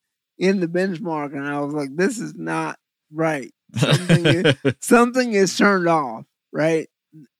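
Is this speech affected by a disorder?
Yes: cerebral palsy; visual focusing difficulty, eyes weird, trouble focusing with VR.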